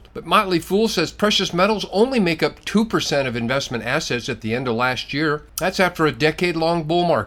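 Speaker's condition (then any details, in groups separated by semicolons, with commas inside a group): No condition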